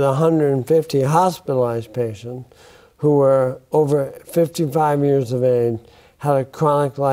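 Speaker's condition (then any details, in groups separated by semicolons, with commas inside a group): Bulbar onset ALS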